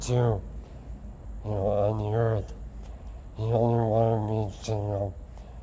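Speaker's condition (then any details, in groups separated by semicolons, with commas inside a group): Lou Gehrig's disease; onset index finger, spread to left hand, arm, neck, feeding tube, tracheostomy; 13 years since diagnosis, neck brace, ventilator via tracheostomy, no hand use; swallowing and speaking affected last, voice affected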